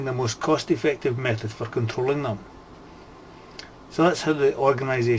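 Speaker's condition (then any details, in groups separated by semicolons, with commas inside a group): No condition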